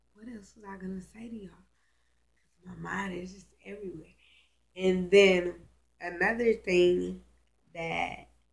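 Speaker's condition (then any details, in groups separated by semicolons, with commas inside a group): Cerebral palsy, spastic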